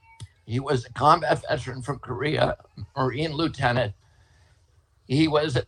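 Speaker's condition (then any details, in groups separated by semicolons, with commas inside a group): Spasmodic dystonia; formerly very strong voice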